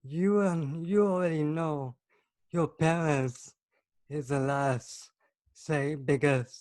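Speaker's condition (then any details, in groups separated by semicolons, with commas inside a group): Cerebral palsy; soon after birth, brain oxygen lack, heart defect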